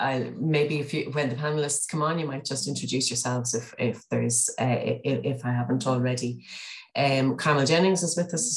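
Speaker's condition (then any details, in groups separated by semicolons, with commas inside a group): No condition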